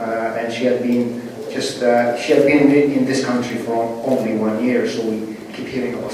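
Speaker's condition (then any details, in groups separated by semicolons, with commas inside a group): No condition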